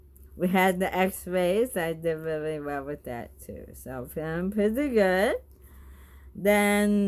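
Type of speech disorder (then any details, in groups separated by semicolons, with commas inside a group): Bulbar dysarthria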